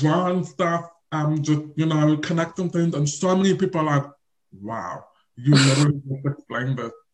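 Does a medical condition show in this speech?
Yes: deaf or hard of hearing; invisible deafness, on deaf spectrum, does not hear everything, family not fluent in signing.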